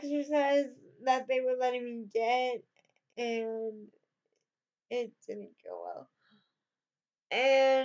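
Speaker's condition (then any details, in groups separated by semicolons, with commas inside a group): Cerebral palsy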